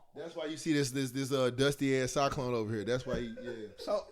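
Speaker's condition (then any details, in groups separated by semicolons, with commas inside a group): No condition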